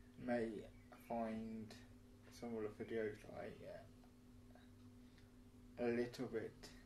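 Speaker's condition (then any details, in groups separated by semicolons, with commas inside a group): Mild cerebral palsy; mild, affects muscles and speech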